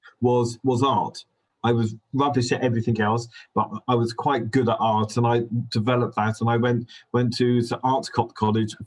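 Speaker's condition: Stammer; possibly linked to hearing difficulties from illness in first 3 or 4 years, affecting language; repeated words, blocks

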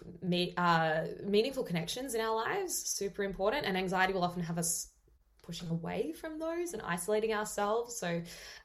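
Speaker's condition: No condition

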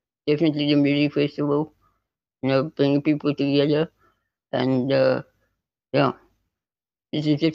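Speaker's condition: Spinal muscular atrophy type 2; neuromuscular

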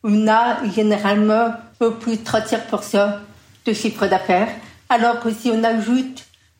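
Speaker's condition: Deaf from birth, congenital; 20 years of parrot-like training to speak, now understood in public, voice may sound unusual

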